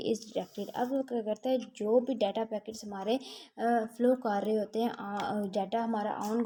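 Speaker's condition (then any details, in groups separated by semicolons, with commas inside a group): No condition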